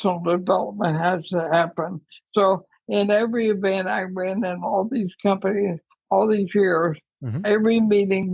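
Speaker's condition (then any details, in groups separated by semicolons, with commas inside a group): ALS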